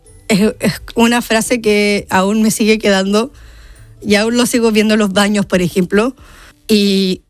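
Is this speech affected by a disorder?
Yes: Down syndrome; congenital, diagnosed before birth; 30 years old.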